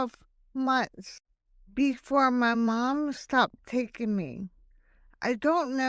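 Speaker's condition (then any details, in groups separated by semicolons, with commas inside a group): Hemiplegic cerebral palsy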